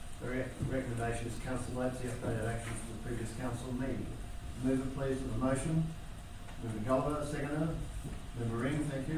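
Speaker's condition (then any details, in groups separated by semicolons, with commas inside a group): No condition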